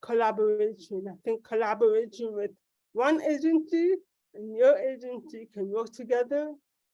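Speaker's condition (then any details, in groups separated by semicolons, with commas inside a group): Cerebral palsy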